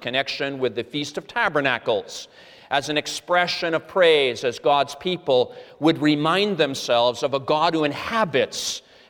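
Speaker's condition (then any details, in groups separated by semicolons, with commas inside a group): No condition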